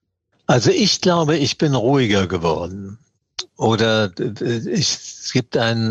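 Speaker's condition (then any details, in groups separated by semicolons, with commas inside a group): Parkinson's disease; mild course, ongoing tremor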